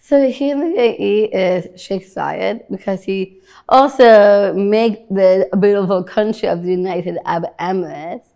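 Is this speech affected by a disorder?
Yes: Down syndrome.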